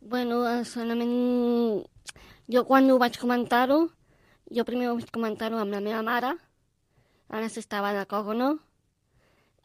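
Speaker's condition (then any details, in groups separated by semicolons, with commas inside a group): Down syndrome; can do all tasks others do but more slowly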